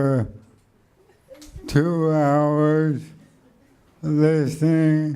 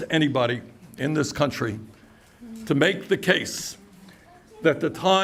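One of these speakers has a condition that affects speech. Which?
The first: motor neuron degeneration; motor neurons dying; onset two years ago, rapid progression, barely walks, physical therapy; speech slowed and softened.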